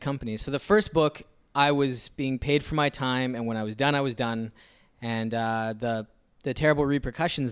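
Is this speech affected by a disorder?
No.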